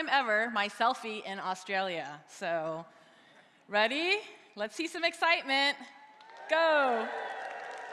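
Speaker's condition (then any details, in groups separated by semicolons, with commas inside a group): No condition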